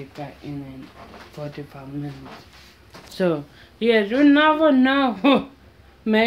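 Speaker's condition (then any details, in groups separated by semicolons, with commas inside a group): Mild cerebral palsy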